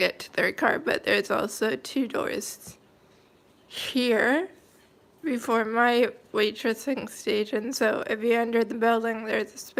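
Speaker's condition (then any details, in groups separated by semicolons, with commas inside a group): Cerebral palsy, mild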